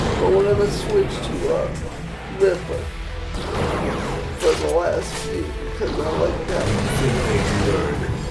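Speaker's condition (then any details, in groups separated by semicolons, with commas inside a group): Cerebral palsy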